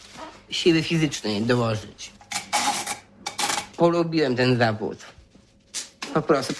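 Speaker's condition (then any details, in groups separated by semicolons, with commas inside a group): Down syndrome; sometimes forgets things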